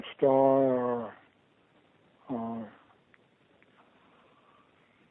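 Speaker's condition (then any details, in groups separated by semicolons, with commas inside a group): Parkinson's disease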